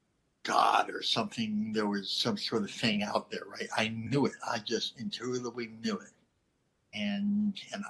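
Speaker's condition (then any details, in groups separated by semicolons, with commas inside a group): Cleft lip and palate; lisp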